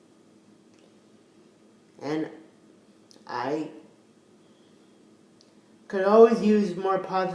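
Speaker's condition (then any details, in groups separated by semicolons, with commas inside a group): Cerebral palsy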